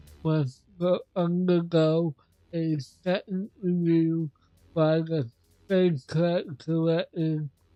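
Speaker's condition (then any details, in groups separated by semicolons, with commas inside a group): Cerebral palsy; affects voice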